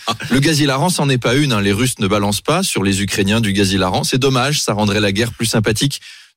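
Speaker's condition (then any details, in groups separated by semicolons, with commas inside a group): No condition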